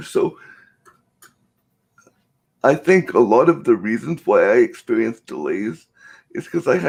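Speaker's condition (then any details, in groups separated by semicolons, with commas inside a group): Cerebral palsy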